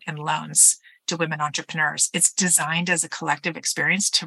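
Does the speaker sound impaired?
No.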